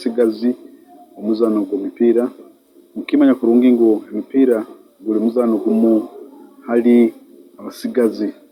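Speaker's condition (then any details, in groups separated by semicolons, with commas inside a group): No condition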